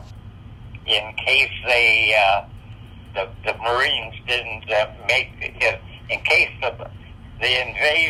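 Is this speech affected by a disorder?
Yes: Parkinson's disease; on medication.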